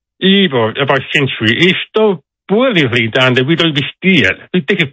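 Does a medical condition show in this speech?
Yes: deafness; deaf accent.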